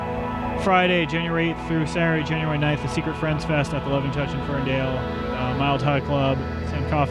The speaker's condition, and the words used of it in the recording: None; typical speech.